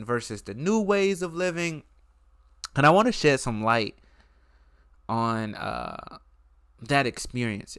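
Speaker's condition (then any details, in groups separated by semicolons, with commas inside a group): No condition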